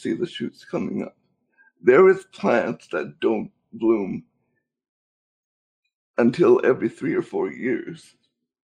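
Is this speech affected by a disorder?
Yes: cerebral palsy; cerebral palsy since birth.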